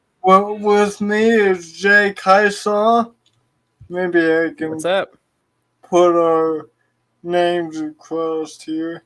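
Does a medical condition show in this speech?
Yes: cerebral palsy.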